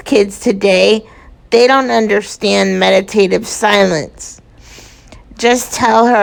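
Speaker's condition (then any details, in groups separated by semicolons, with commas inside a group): Cerebral palsy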